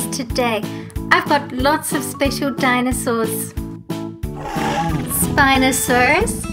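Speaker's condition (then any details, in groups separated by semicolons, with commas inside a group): No condition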